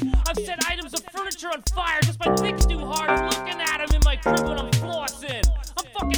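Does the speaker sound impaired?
No.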